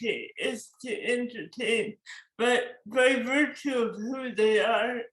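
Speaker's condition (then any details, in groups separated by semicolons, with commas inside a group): Cerebral palsy; forceps birth injury; moderate to severe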